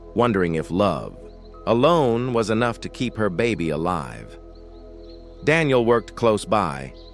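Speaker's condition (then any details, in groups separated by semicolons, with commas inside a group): No condition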